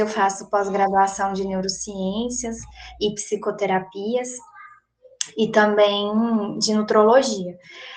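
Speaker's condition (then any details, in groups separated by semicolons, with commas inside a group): No condition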